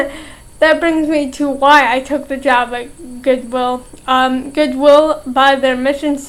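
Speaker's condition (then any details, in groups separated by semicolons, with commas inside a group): Cerebral palsy, mild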